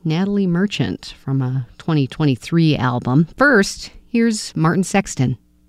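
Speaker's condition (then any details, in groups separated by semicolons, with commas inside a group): No condition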